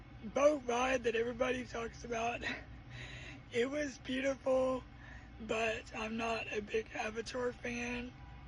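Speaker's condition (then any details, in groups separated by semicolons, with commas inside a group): Cerebral palsy; uses a wheelchair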